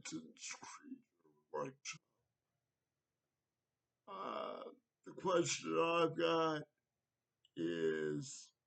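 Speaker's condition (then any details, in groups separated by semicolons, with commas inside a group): Cerebral palsy; wheelchair, needs transfer help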